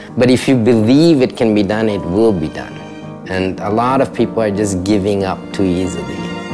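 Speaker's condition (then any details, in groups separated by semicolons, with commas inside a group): No condition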